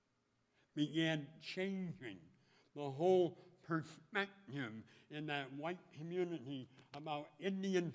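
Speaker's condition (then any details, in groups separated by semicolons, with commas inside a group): Speech impediment; first operation in North Dakota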